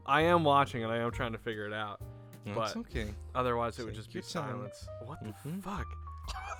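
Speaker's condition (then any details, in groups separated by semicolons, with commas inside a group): No condition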